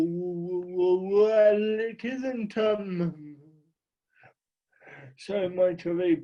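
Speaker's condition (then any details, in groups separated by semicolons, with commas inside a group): Cerebral palsy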